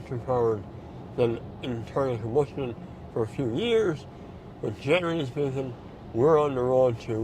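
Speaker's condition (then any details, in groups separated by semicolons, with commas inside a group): Mouth cancer surgery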